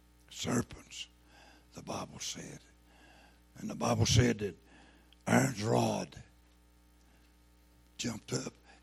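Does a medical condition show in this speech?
Yes: throat cancer, lost vocal cord; tumor grew from just over one to two inches in about two months, ate away vocal cord; kept trying to preach with no voice.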